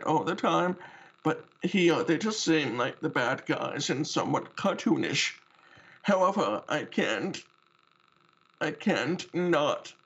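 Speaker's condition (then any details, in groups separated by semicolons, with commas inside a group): Deafness with cochlear implant; uses cochlear implant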